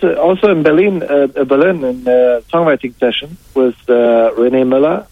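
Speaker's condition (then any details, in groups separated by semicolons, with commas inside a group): No condition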